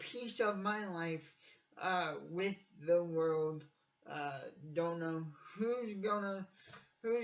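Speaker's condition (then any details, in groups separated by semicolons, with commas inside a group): Cerebral palsy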